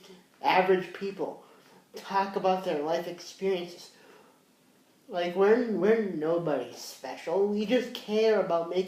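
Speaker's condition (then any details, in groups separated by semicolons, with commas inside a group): Cerebral palsy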